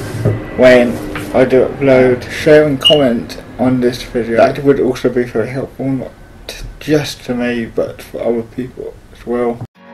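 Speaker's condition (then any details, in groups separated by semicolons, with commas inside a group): Cerebral palsy; mild, affects muscles and speech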